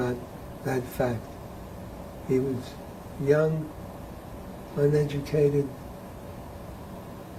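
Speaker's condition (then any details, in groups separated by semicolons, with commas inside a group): Parkinson's disease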